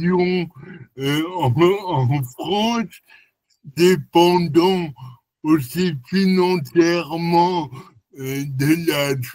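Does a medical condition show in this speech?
Yes: cerebral palsy; lifelong, non-progressive.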